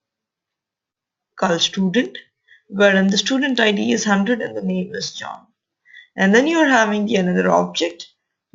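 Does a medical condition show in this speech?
No.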